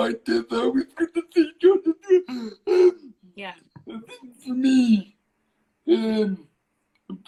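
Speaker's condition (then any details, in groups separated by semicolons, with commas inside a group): Cerebral palsy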